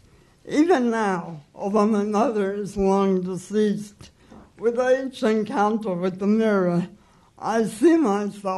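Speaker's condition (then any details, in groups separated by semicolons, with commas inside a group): Cerebral palsy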